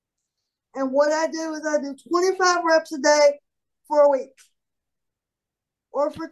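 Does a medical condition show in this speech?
Yes: cerebral palsy; from birth, highly mobile, largely independent, falls, shoulder dislocates lifting heavy, declined physical therapy, trains mace and clubs.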